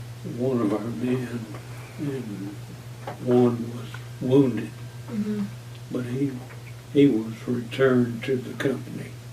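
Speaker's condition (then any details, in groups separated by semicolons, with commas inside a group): Parkinson's disease; about two years since onset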